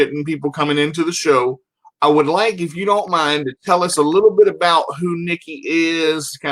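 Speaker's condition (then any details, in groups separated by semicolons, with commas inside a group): No condition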